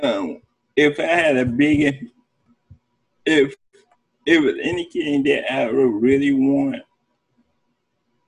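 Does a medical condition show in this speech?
Yes: cerebral palsy; therapists involved in upbringing.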